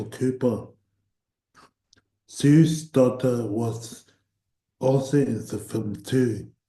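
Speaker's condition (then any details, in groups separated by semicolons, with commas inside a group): Cerebral palsy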